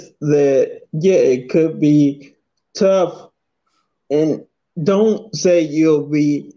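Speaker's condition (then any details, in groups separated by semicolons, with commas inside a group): Multiple sclerosis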